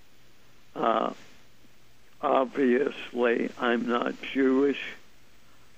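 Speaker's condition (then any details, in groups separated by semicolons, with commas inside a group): ALS; limb onset, muscle twitches and hand weakness at onset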